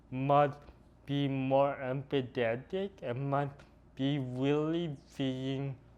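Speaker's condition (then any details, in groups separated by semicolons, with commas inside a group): Cerebral palsy; noticeably atypical speech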